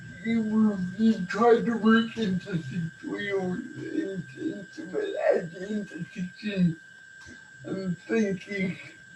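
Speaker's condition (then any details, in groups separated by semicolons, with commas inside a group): Cerebral palsy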